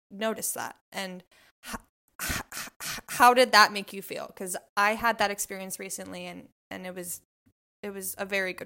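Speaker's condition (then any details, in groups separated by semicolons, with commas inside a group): Covert stutter; noticed by second grade, prolonged s sounds, trouble saying own name, school speech therapy; stutter similar to host's covert stutter, stuttering moments uncontrollable, earlier very fluent in stuttering group; repeated sounds, prolonged sounds, blocks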